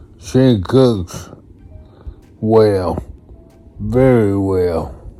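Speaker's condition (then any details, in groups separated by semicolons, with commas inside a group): Multiple sclerosis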